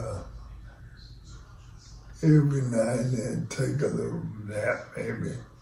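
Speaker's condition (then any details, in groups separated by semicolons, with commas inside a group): ALS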